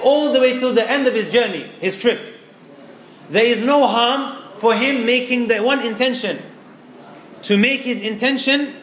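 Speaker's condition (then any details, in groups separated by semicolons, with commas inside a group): No condition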